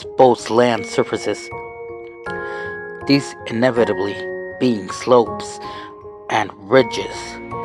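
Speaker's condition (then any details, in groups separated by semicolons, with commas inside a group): No condition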